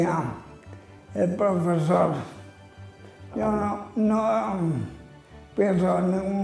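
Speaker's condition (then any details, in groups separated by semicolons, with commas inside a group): Amyotrophic lateral sclerosis (ela)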